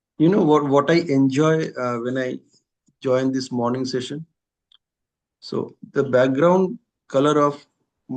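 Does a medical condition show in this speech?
No.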